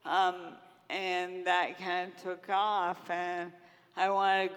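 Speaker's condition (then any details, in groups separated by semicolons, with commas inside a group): Friedreich's ataxia; progressive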